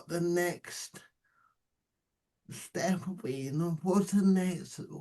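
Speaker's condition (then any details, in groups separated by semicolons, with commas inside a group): Cerebral palsy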